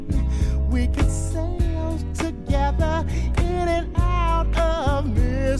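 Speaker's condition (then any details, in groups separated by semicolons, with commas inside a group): No condition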